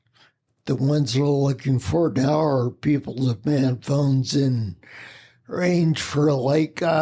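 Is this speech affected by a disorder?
Yes: spinocerebellar ataxia.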